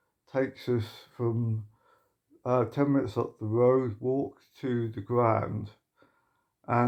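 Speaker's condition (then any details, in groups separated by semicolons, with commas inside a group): Motor neuron disease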